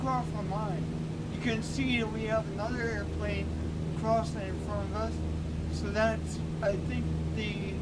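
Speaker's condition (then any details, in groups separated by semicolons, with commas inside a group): Cerebral palsy; only one hand usable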